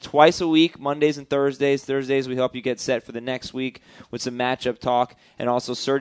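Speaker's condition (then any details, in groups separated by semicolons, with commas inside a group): No condition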